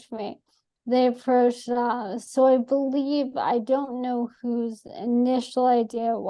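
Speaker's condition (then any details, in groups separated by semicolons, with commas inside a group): ALS; atypical case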